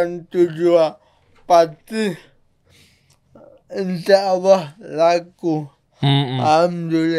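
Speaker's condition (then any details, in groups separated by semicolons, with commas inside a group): Cerebral palsy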